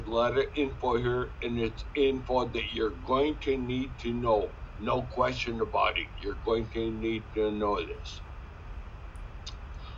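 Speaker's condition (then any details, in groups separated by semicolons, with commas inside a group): Sca15, spinocerebellar ataxia type 15; diagnosed about 25 years ago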